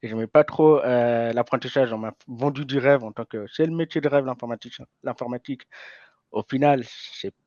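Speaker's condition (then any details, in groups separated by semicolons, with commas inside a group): Hearing impairment from birth, congenital; may get worse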